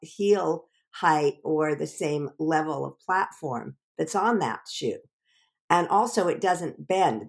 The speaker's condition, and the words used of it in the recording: None; typical speech.